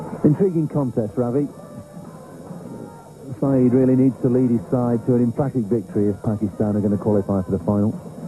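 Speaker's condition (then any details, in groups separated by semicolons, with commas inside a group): No condition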